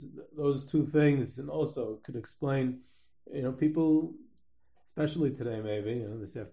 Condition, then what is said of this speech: No condition.